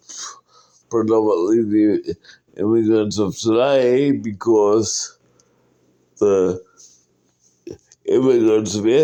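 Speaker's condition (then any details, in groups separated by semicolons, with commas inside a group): Cerebral palsy; uses wheelchair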